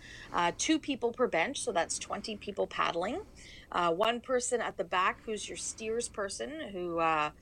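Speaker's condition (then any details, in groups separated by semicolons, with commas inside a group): No condition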